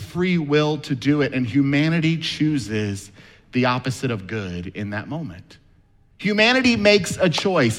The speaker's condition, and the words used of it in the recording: None; typical speech.